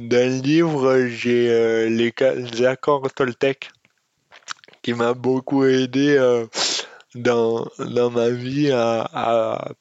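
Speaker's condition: Dystonia; congenital

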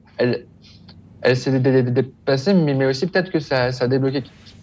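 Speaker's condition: Stuttering; stuttering of neurological origin, not due to stress or shyness, described by interviewer as fairly strong; still stutters, accepts it, sees no way to change it; describes stuttering generally as blocks, repetitions, sometimes associated movements, accentuated by certain factors; repeated sounds, repeated words

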